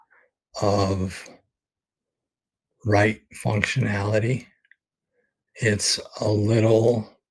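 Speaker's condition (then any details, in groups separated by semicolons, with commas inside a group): ALS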